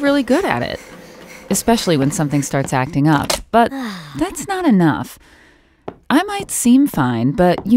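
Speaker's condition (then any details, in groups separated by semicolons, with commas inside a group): No condition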